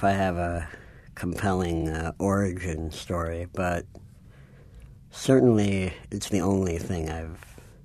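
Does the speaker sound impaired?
Yes: cleft palate; cleft palate possibly audible in voice.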